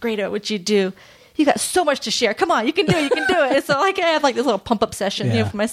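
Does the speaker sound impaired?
No.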